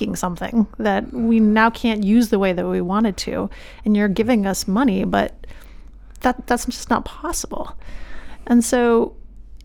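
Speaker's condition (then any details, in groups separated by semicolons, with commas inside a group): No condition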